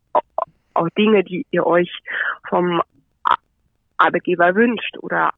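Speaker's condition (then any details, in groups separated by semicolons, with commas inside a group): Stuttering; persistent stuttering with fluent and harder phases, joined Stotterer Selbsthilfe relatively early; always present, sometimes hits limits, takes longer, more with group speaking, English online seminars hardest; blocks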